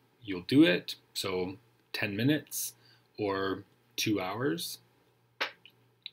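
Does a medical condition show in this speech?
No.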